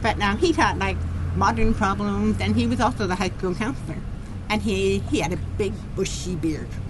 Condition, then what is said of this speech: Deafness. Maybe these parents thought that because my voice sounded different, I